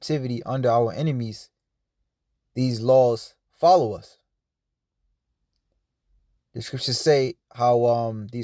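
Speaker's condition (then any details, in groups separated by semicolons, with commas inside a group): No condition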